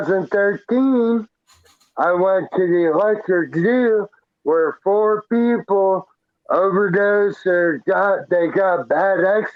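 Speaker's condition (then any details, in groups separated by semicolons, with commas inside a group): Traumatic brain injury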